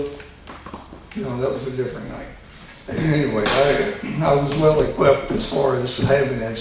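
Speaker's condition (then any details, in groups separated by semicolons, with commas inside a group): Tongue cancer surgery; third tumor removed about a year ago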